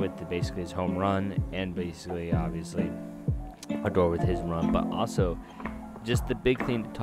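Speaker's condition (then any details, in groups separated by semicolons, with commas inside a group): No condition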